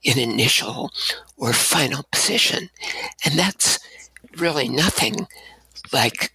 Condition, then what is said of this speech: Spasmodic dysphonia. So that leads to a lot of breathiness.